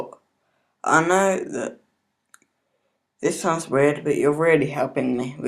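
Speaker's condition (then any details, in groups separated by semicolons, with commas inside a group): Cerebral palsy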